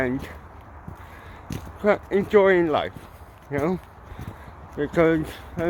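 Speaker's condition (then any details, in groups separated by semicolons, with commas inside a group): Cerebral palsy; mild, ataxic type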